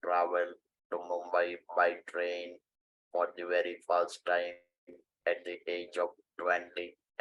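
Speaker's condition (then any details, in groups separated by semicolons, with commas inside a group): Stage IV larynx cancer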